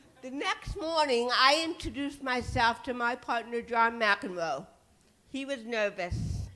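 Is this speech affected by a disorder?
Yes: cerebral palsy; titanium neck.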